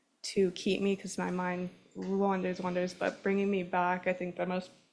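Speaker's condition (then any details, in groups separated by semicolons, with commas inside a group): No condition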